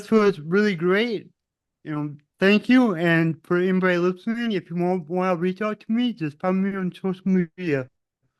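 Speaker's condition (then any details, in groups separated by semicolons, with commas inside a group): Cerebral palsy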